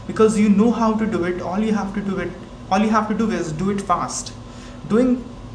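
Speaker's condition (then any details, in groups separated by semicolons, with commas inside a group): No condition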